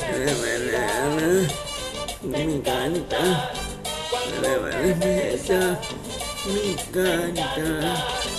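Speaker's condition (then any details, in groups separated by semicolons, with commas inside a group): Cerebral palsy; present from birth, uses wheelchair; affects singing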